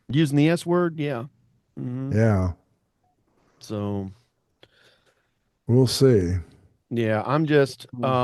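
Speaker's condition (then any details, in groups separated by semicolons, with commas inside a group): No condition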